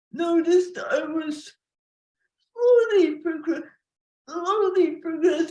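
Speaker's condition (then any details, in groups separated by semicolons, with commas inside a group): Cerebral palsy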